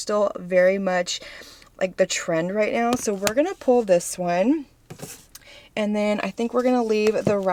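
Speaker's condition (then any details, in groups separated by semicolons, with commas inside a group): No condition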